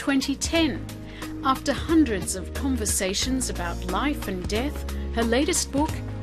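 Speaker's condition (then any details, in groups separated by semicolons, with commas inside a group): No condition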